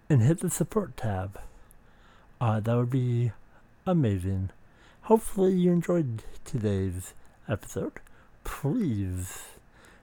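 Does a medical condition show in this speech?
Yes: speech impediment.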